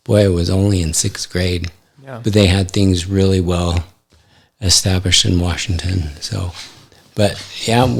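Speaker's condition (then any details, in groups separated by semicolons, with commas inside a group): ALS; affects hand function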